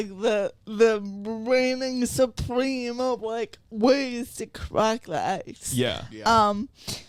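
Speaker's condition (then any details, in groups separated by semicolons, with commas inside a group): Cerebral palsy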